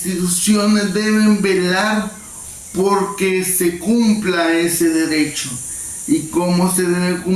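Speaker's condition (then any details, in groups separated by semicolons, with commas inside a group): Cerebral palsy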